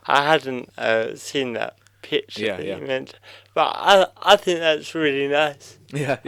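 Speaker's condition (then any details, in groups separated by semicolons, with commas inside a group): Cerebral palsy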